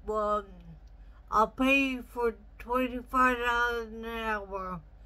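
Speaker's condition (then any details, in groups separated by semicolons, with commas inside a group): Traumatic brain injury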